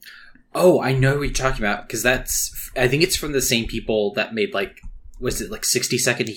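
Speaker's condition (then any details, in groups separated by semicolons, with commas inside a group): No condition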